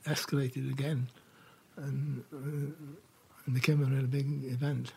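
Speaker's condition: Parkinson's; diagnosed about 4 years ago

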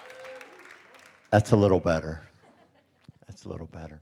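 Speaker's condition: Cleft lip and palate; congenital

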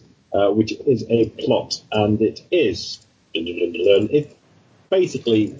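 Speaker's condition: No condition

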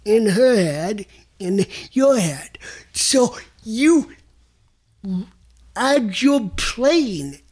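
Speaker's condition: Cerebral palsy; mistaken for drunk

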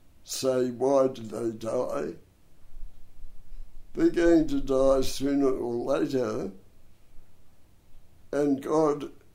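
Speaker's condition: Dystonia and cerebral palsy; hard-to-diagnose

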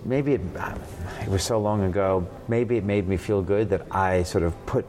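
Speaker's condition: No condition

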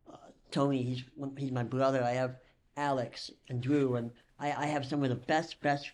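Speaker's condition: Cleft lip and palate; congenital cleft lip and palate, cause unknown, missing muscles, dental problems, 40+ surgeries incl. multiple jaw; nut bar (likely Nuss bar) currently placed in chest, latest surgery

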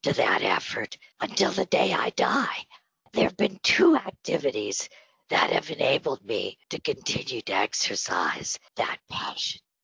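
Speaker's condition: Spasmodic dysphonia; on Botox treatment

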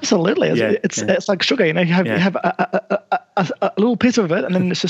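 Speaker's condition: Stutter; present by age 20 at film school, sign language used to assist stutter; repeated words, prolonged sounds

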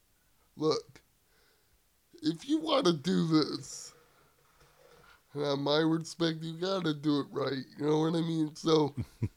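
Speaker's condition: Cerebral palsy; wheelchair user

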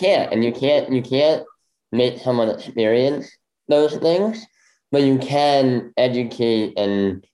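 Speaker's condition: Bilateral cleft lip; left hearing loss

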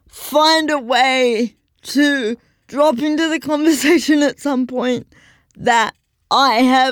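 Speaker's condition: Cerebral palsy; full-time wheelchair user

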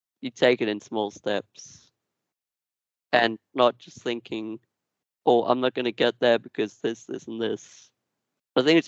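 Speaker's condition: Duchenne muscular dystrophy; genetic, progressive

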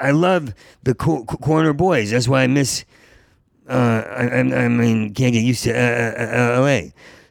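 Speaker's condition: Stuttering; long-standing stutter since college years, always stuttered in job interviews; still stutters in conversation; part-word and whole-word repetitions, fluent when telling stories, doing characters or imitating people; repeated sounds, repeated words

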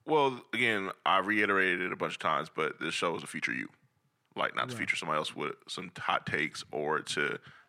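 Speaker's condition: No condition

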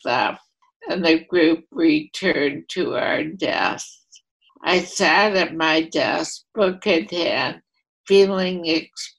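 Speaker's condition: ALS, primary lateral sclerosis; voice affected

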